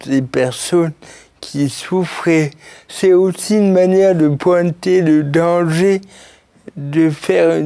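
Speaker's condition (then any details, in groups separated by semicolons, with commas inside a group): Cerebral palsy; since birth, birth injury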